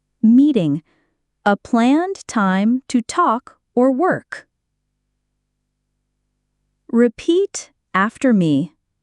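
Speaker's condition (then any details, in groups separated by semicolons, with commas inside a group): No condition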